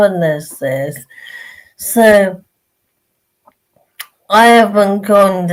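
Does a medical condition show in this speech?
Yes: motor neurone disease.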